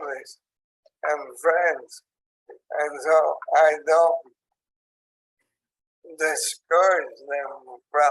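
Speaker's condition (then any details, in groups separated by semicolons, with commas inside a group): ALS; onset in hands and arms, tracheostomy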